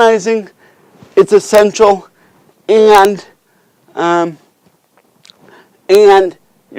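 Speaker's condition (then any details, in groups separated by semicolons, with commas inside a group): Cerebral palsy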